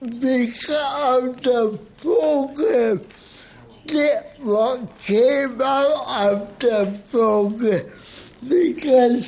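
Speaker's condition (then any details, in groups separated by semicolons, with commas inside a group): Cerebral palsy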